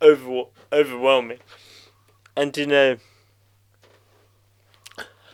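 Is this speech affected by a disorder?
Yes: cerebral palsy.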